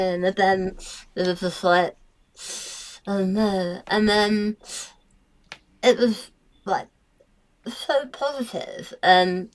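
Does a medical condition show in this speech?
Yes: tongue cancer; near-total glossectomy.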